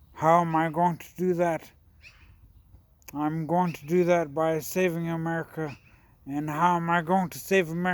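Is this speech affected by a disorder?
Yes: traumatic brain injury.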